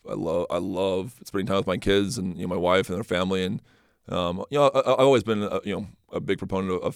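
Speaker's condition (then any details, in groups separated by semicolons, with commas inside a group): Stutter; stutter first noticed in high school, magnified on mission while learning Spanish; trips over words, can't get words out off the cuff, less when prepared, confident; repeated sounds, repeated words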